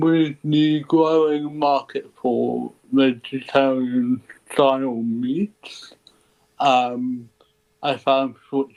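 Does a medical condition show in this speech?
Yes: cerebral palsy; ataxic type.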